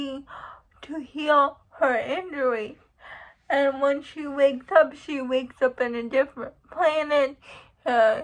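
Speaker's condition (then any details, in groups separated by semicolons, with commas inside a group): Cerebral palsy; uses wheelchair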